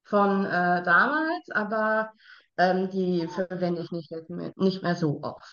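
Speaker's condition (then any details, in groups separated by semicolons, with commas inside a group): Down syndrome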